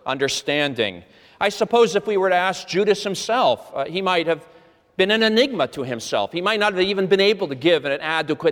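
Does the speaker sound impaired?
No.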